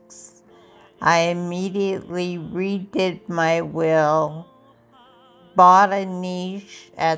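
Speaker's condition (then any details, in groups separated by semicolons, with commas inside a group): Multiple sclerosis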